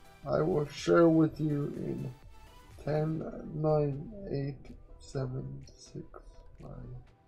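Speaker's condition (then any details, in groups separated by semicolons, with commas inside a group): Quadriplegic cerebral palsy; uses one hand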